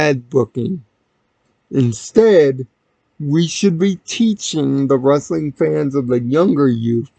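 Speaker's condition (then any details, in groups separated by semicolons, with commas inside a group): Cerebral palsy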